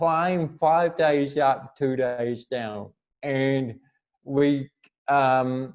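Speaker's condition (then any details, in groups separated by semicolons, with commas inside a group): Cerebral palsy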